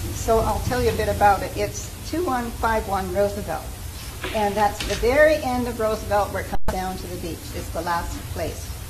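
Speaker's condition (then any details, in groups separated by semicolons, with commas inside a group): No condition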